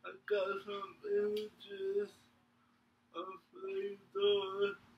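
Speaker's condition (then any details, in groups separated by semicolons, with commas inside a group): Cerebral palsy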